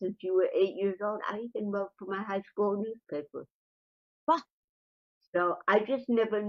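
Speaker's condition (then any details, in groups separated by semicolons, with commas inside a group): Cerebral palsy; deaf, neck surgery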